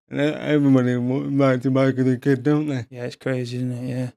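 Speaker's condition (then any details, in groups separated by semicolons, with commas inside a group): Paralysis after childhood accident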